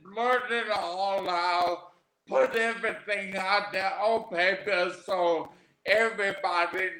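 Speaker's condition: Aphasia after stroke; talks a little different, listeners must work to understand

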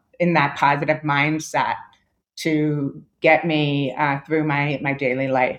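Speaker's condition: Deafness; permanently deaf without them

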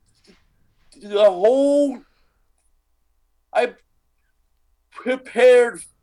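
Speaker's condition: Stutter; lifelong stutter, cause unknown, speculated prenatal Valium exposure, some fine motor, gross motor, cognitive issues; psilocybin mushrooms did not cure stutter, weed reportedly slows stutter down; blocks, gets stuck on almost any sound, fluent rapping, voice changes, louder robotic voice; blocks

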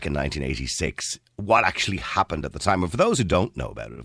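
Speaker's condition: No condition

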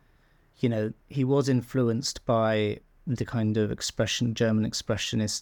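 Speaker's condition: No condition

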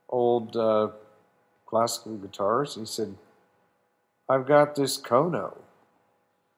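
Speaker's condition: No condition

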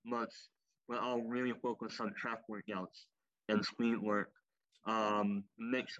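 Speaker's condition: Cleft lip and palate, popliteal pterygium syndrome; malformed legs

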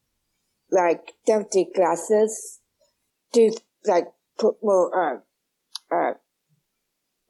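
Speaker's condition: Down syndrome

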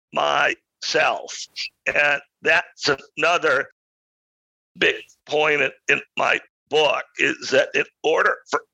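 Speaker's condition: Spasmodic dysphonia; no known cause or cure

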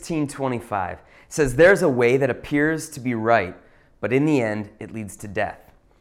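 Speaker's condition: No condition

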